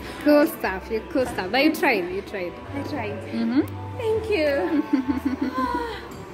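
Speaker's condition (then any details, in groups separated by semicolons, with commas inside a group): No condition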